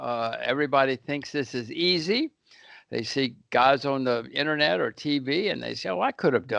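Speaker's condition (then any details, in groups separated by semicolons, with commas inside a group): No condition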